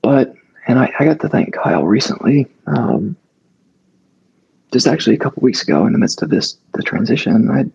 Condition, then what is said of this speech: Spasmodic dysphonia. And every time I try to do it, that do something that would be helpful, I get literally blocked.